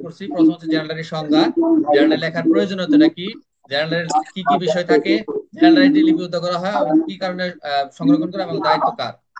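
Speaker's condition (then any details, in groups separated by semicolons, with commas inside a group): No condition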